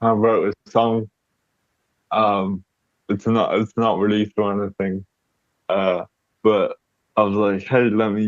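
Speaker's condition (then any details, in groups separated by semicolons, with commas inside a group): Cerebral palsy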